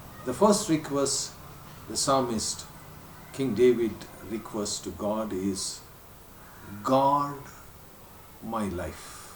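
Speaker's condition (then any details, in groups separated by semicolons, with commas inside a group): No condition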